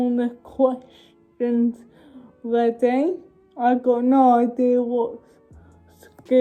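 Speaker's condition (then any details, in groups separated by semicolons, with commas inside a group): Cerebral palsy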